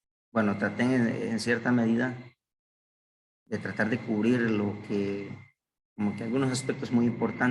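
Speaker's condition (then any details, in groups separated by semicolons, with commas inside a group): No condition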